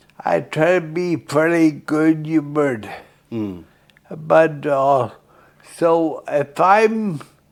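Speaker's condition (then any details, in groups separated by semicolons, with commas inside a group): Friedreich's ataxia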